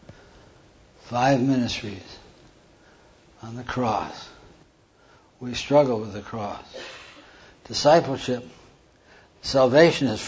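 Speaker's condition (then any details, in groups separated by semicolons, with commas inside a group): Parkinson's; tremor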